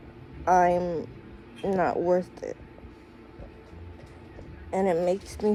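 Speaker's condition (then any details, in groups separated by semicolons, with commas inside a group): Cerebral palsy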